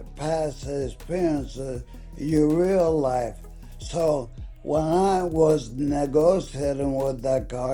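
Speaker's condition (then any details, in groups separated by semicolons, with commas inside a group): ALS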